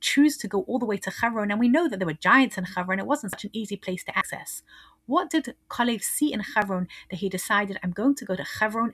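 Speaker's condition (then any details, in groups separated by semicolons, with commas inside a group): No condition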